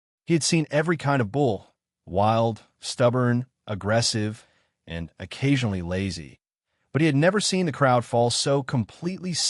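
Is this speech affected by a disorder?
No.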